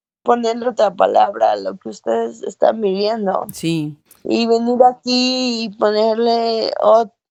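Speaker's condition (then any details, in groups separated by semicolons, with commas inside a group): Cerebral palsy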